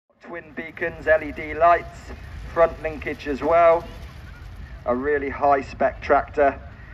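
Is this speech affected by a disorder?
No.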